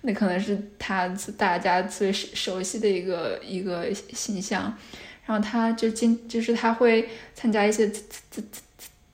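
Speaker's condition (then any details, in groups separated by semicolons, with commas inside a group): Stuttering; noticed in high school English class on br- of British, possible unnoticed childhood stutter, then more words; frequent repetitions of initial syllables and sounds, fillers; repeated sounds, repeated words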